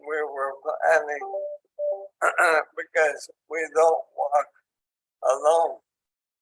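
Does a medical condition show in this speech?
Yes: ALS; onset in hands and arms, tracheostomy.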